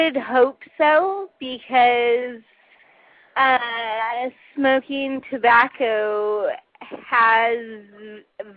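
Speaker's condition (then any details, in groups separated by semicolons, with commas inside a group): Cerebral palsy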